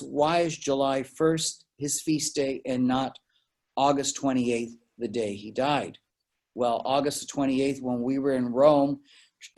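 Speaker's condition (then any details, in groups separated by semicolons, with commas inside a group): No condition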